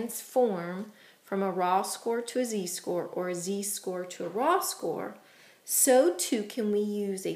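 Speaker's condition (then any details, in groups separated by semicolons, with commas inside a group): No condition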